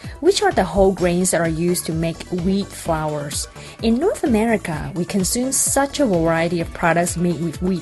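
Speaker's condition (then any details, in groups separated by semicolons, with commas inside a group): No condition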